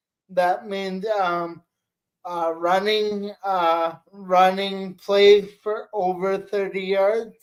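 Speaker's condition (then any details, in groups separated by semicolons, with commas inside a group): Cerebral palsy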